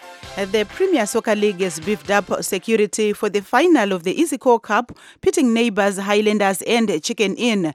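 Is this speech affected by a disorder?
No.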